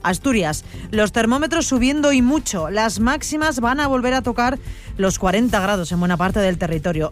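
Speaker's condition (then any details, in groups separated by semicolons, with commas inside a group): No condition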